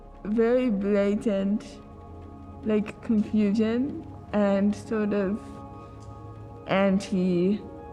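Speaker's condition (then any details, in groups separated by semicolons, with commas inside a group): Cerebral palsy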